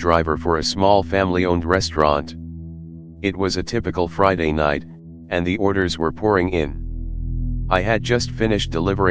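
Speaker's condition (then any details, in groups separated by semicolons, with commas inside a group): No condition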